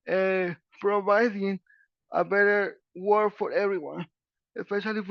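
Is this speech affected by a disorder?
Yes: cerebral palsy.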